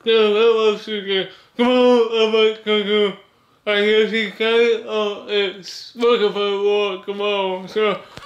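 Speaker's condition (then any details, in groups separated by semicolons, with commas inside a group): Cerebral palsy; speech disability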